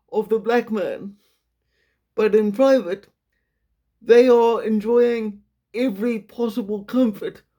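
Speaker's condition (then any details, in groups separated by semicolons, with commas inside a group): Quadriplegic cerebral palsy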